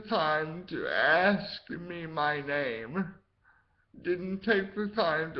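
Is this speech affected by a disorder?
Yes: cerebral palsy; speaks slower at times.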